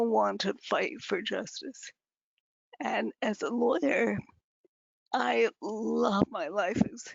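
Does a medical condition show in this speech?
Yes: advanced multiple sclerosis; quadriplegic.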